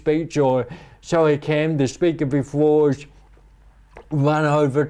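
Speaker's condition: Cerebral palsy; speech impediment, talks funny

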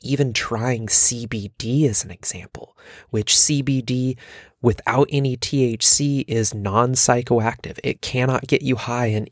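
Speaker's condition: No condition

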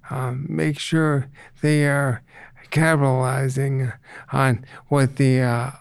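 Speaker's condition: ALS; reduced ability to get around

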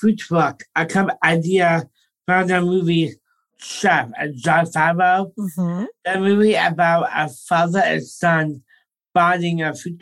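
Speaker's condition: Down syndrome; extra 21st chromosome

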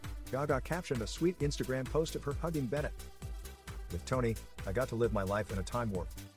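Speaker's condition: No condition

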